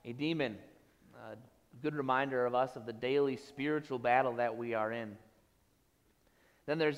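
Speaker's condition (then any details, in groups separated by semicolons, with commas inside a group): No condition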